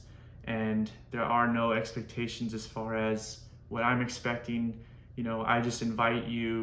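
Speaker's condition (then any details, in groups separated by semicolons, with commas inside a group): No condition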